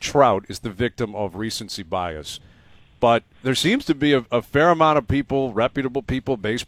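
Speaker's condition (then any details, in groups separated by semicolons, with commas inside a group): No condition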